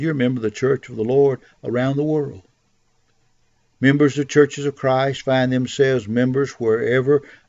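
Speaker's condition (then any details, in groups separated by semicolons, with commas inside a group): No condition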